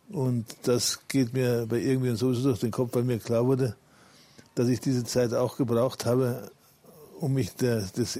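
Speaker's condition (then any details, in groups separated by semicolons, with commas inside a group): Parkinson's disease; almost no tremor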